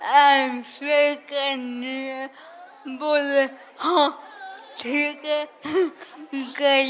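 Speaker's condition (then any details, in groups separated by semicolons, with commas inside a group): Cerebral palsy; speech not clear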